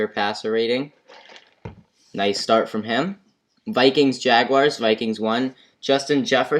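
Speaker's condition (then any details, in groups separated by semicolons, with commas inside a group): No condition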